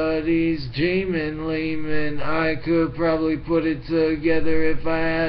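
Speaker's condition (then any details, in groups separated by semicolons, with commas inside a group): Brain injury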